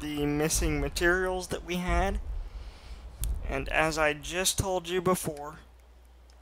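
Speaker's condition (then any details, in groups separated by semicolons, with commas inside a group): Cerebral palsy, mild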